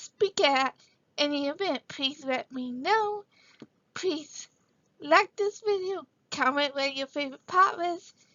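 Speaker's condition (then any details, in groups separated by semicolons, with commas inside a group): Cerebral palsy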